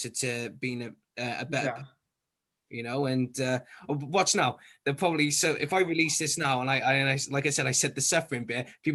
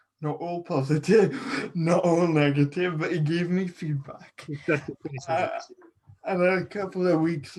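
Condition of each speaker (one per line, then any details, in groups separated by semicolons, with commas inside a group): No condition
Cerebral palsy; childhood surgery; predicted would not talk, childhood speech disordered, deemed unable to speak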